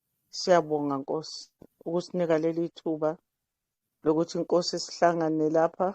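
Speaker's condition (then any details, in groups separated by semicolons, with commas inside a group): No condition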